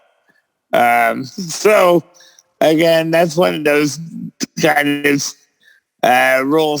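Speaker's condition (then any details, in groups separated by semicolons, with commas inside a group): Cerebral palsy; present since birth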